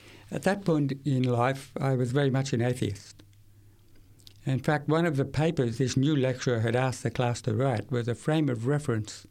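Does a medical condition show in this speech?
Yes: severe to profound hearing loss; acquired at age 8 from meningitis, Queensland country town, one ear completely destroyed, left ear severe to profound.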